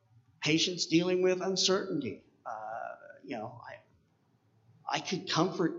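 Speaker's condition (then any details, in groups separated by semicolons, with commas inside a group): Cleft palate; 7 years of speech therapy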